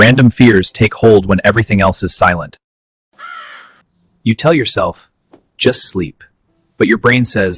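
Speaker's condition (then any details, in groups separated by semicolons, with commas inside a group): No condition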